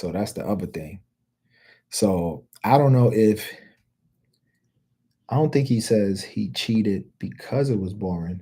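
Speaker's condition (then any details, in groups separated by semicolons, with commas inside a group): No condition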